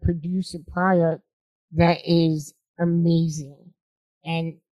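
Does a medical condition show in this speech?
Yes: spinal muscular atrophy type 2.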